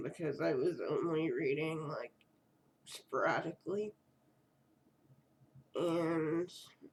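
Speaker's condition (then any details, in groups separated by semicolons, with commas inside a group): Cerebral palsy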